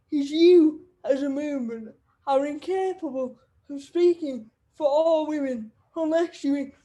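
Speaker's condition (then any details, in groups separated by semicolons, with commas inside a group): Cerebral palsy; wheelchair user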